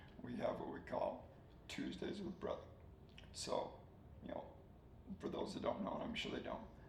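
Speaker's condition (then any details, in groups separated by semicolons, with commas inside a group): ALS; soft spoken, swallowing getting harder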